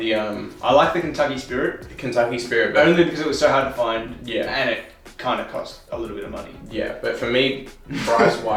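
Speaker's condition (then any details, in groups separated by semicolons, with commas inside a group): No condition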